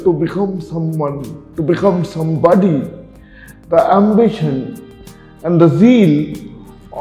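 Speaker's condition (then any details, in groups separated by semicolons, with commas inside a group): Cerebral palsy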